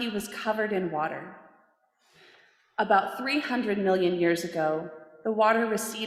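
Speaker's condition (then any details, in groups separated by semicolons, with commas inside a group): No condition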